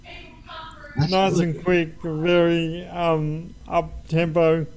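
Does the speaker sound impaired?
Yes: cerebral palsy; from birth, uses wheelchair, drummer despite condition.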